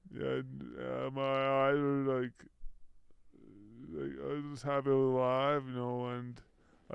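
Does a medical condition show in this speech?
Yes: brain injury.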